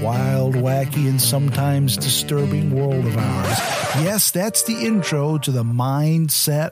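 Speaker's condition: No condition

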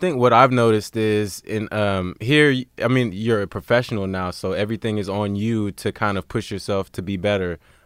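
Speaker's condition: No condition

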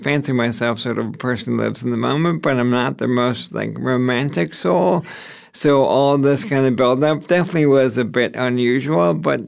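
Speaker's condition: ALS; cramping using a pen

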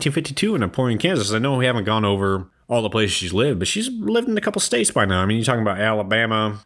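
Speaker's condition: No condition

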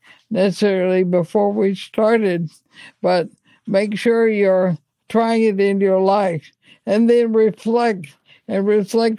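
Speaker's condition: ALS; neurodegenerative disease affecting the muscles, estimated little over a year to live; slight slurring, speech noticeably affected right away, thinking unaffected

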